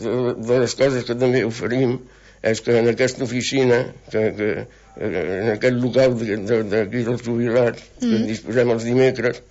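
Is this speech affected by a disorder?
Yes: Parkinson's disease; diagnosed about 12 years ago, dopamine loss affecting motor function; weekly supervised table tennis program, Cert Tenis Taula with Àrea Bàsica de Salut de l'Escala.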